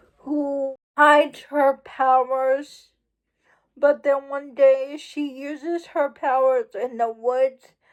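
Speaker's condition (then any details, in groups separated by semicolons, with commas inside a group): Cerebral palsy; uses wheelchair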